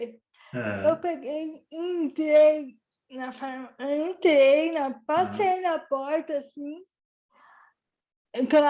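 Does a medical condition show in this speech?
Yes: cerebral palsy.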